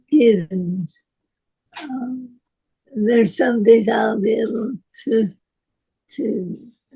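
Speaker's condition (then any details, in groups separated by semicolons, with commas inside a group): Parkinson's disease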